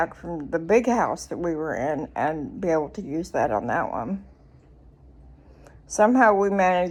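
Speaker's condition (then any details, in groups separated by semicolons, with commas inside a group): Cerebral palsy; speech noticeably atypical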